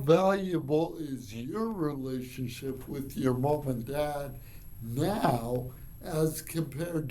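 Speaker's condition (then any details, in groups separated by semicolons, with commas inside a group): Cerebral palsy; from birth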